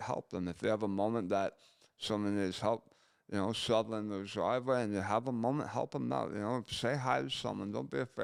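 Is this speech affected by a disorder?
Yes: gunshot injury to chin.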